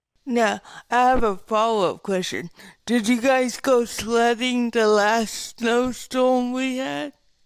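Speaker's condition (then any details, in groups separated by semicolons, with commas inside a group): Cerebral palsy; with developmental disabilities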